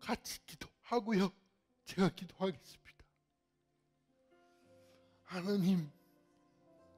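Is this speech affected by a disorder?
Yes: cerebral palsy; fairly severe in childhood.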